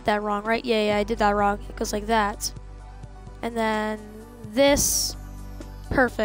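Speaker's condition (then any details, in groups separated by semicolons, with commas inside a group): No condition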